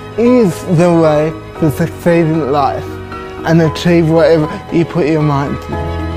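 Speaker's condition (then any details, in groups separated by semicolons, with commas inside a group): Cerebral palsy; from birth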